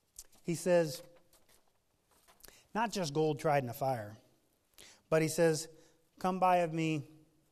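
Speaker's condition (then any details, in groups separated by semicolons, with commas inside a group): No condition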